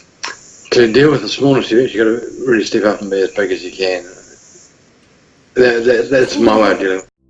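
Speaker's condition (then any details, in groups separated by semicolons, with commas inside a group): Parkinson's; young onset, diagnosed in 40s, DBS implant; DBS three years, very mild tremor; smaller voice, worst symptom since DBS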